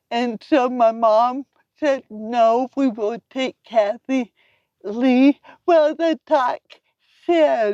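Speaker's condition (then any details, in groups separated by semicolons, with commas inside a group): Cerebral palsy; from birth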